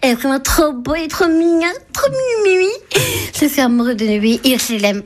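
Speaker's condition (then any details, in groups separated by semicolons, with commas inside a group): Down syndrome (trisomy 21); 28 years old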